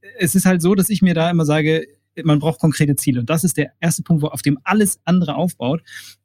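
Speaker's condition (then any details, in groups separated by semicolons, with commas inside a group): No condition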